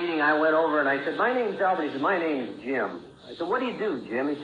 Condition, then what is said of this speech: None; typical speech.